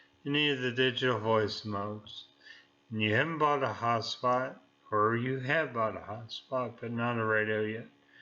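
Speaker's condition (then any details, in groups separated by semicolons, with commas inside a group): Neurological disease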